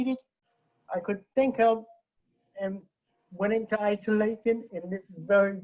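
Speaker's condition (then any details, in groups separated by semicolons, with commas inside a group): Cerebral palsy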